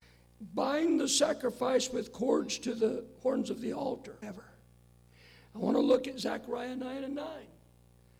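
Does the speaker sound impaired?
Yes: hoarseness after vocal cord surgery; earlier doctor attributed voice problem to aging, sought second opinion; hard for listeners to hear, not smooth.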